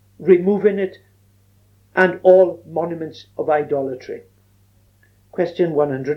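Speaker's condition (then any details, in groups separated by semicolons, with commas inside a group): No condition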